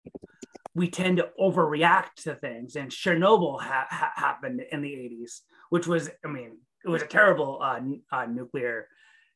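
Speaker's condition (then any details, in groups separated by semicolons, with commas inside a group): Stuttering; officer candidate school difficult due to stutter; part-word, word and phrase repetitions, frequent fillers uh and um, laughter; repeated sounds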